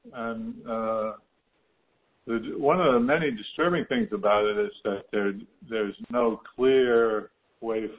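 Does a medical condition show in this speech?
Yes: Parkinson's disease; stem cell infusions in houston, infusions finished, assessment due in september; physical therapy, in-person Parkinson's discussion groups found helpful.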